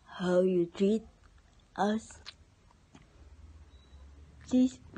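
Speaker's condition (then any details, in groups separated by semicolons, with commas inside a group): Cerebral palsy; speech noticeably affected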